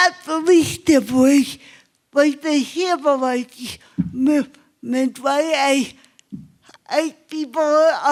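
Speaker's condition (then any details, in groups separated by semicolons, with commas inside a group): Cerebral palsy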